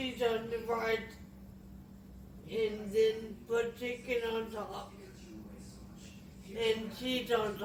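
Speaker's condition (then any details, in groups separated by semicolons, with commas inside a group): Traumatic brain injury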